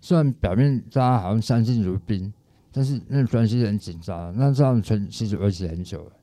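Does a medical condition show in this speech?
Yes: tongue cancer, stage 4 tongue cancer and parotid cancer; stage four tongue cancer, recovered; daily pronunciation practice after recovery, now speaks clearly, called a miracle by others.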